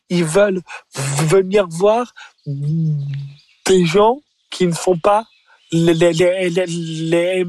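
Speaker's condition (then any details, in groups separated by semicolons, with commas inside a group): Stuttering; described as just a speech disorder rather than a disability; stumbles over words during stand-up clip, voice left unedited; stumbles over words on stage; repeated sounds, repeated words, prolonged sounds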